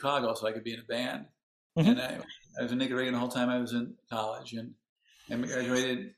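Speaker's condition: Parkinson's disease; 19 years since

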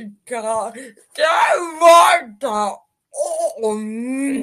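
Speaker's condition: Cerebral palsy; speech impairment, limited speaking ability, writing main way to express self, uses Linkgraphia communication device

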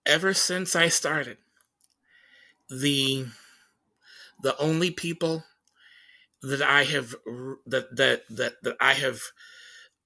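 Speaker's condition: Stutter; stutters during conversation, acknowledged by speaker; repeated words, prolonged sounds, blocks

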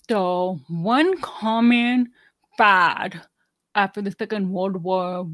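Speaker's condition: Deafness, severe; about 99% hearing loss, hearing aids worn whole life, cochlear implant candidate; uses hearing aids, relies heavily on lip reading, does not sign, not fluent in ASL

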